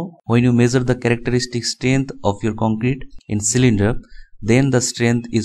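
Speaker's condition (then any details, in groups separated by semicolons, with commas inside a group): No condition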